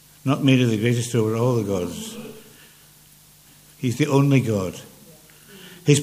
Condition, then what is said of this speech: Parkinson's disease. But if I say something that you can't hear or can't understand, doesn't seem to make sense, stick a paw in the air, let me know, and I go back.